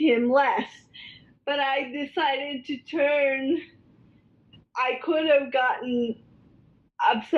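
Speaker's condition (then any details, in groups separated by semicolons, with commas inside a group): Cerebral palsy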